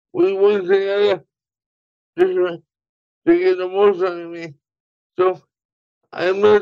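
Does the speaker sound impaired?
Yes: cerebral palsy; laundry.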